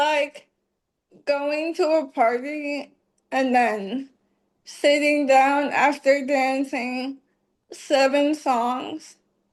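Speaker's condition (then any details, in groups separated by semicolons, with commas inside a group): ALS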